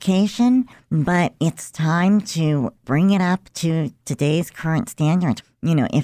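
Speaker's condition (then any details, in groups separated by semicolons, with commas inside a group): Cleft lip and palate; about 50-some years ago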